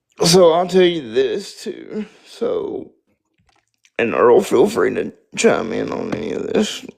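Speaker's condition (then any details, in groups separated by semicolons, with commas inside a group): Spastic quadriplegic cerebral palsy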